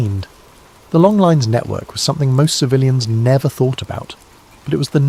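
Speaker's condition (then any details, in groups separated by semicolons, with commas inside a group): No condition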